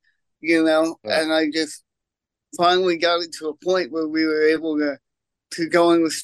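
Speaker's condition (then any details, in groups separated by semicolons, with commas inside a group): Cerebral palsy; congenital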